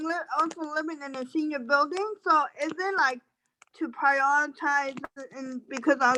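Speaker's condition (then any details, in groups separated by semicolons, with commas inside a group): Cerebral palsy; with pulmonary condition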